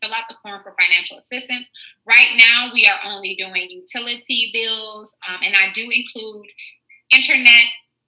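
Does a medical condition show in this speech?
No.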